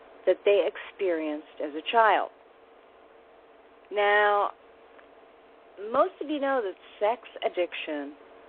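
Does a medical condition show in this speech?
No.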